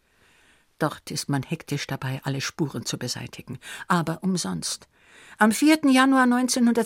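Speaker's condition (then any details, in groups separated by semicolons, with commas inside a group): No condition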